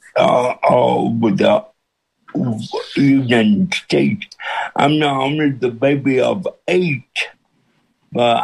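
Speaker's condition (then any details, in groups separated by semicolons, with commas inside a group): Cerebral palsy with speech impediment; pastor John Hayes feared nobody could understand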